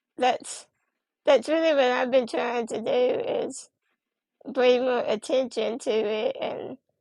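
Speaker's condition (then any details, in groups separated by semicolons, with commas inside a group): Spinal muscular atrophy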